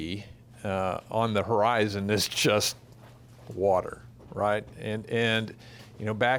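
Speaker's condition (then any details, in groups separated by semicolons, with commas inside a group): No condition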